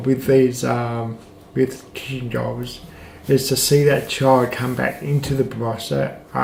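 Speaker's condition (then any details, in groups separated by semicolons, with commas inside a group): Cerebral palsy, mild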